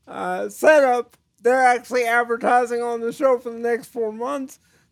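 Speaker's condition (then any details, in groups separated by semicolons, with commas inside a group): Cerebral palsy; chronic pain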